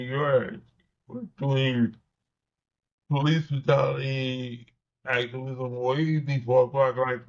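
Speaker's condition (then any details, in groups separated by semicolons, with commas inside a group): Cerebral palsy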